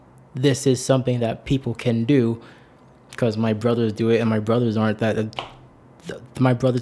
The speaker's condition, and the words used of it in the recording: Stuttering. Otaku is just like a term that the Japanese people use for, I have a stutter, guys.